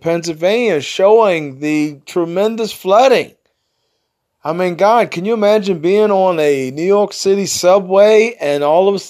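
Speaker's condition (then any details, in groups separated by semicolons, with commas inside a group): No condition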